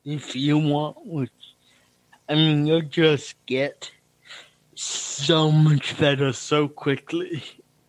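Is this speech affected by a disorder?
Yes: cerebral palsy; consistent predictable speaking rate.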